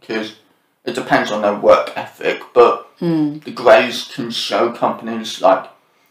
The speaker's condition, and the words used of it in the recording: Deafness. And that was just what been helping me to be able to speak as clearly.